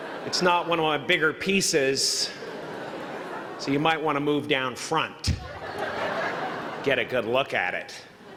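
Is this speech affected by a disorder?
No.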